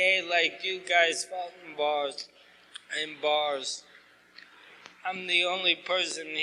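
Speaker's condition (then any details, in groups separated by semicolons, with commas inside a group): ALS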